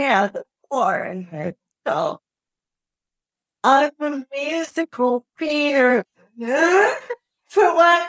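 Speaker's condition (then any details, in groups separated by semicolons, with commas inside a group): Cerebral palsy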